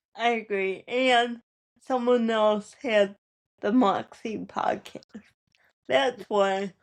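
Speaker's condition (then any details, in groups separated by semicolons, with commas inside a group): Cerebral palsy; spastic, ataxic features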